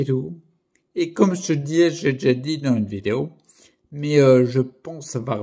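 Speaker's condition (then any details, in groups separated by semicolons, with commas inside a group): Primary progressive multiple sclerosis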